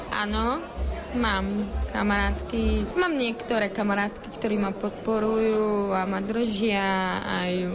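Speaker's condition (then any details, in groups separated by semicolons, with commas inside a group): Deafness; born hearing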